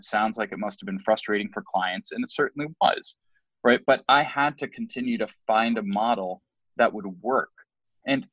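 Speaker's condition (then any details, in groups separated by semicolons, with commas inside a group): No condition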